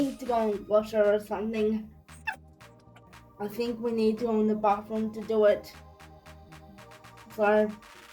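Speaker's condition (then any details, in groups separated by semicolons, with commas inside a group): Cerebral palsy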